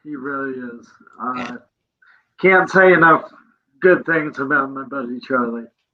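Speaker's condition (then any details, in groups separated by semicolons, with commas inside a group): Cerebral palsy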